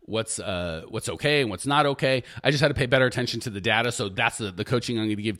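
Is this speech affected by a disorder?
No.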